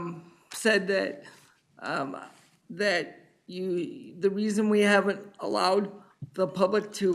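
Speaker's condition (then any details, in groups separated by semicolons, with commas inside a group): Cerebral palsy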